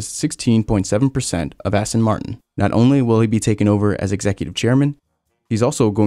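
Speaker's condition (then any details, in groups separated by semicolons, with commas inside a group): No condition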